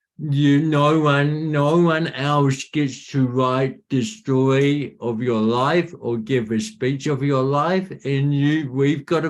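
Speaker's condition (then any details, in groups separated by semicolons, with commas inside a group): Cerebral palsy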